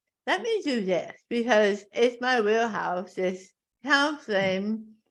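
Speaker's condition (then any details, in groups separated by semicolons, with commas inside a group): Tongue cancer; stage four tongue carcinoma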